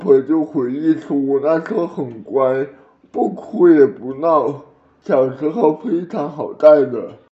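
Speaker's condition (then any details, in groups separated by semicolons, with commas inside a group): Cerebral palsy; some words unclear despite great effort to speak clearly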